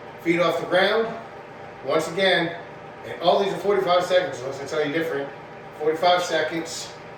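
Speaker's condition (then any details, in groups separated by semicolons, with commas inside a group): No condition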